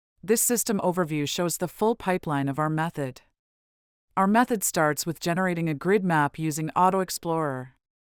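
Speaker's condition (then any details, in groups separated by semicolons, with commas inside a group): No condition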